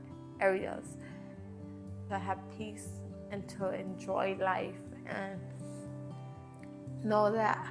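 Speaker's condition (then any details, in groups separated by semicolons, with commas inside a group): Cerebral palsy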